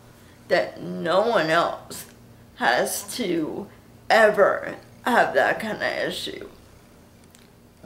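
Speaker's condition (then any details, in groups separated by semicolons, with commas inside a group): Cerebral palsy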